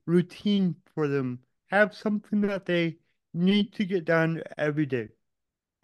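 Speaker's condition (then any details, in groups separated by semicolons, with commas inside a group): Cerebral palsy; physical only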